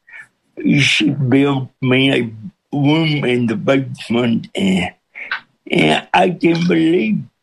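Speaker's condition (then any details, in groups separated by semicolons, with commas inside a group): Cerebral palsy with speech impediment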